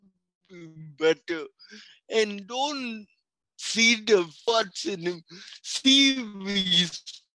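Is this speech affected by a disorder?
Yes: cerebral palsy; from birth, breech birth complications, affects walking, speech and coordination, not mentally affected, no cure.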